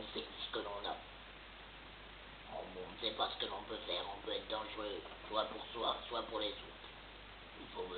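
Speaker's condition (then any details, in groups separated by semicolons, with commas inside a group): Total laryngectomy; laryngeal cancer, total laryngectomy, neck muscle removed; 15 months since laryngectomy, prior chemotherapy and radiotherapy; difficulty swallowing before diagnosis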